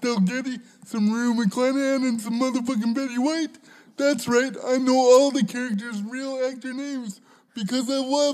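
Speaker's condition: Cerebral palsy; cannot stand unaided, needs others holding upright, urinates seated into bottle, medical cannabis card in Canada

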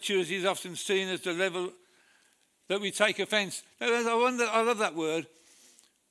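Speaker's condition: Parkinson's disease; shaking

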